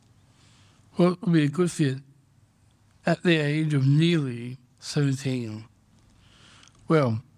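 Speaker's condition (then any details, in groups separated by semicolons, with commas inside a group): Down syndrome; congenital, diagnosed at birth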